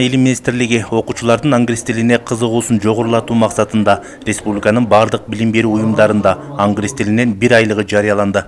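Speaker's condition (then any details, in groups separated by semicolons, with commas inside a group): No condition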